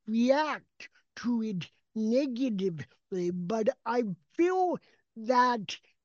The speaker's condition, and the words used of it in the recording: Cerebral palsy. I heard a little bit of the CP accent in there.